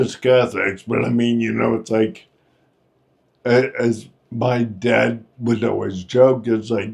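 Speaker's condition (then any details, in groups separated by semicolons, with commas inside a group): Friedreich's ataxia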